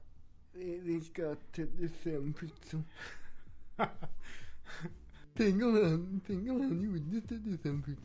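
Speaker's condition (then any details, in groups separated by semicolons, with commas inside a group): Cerebral palsy; wheelchair user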